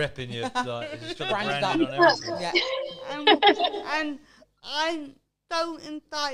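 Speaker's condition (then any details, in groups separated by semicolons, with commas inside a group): Cerebral palsy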